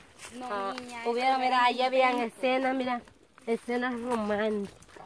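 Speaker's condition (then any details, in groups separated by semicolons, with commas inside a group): No condition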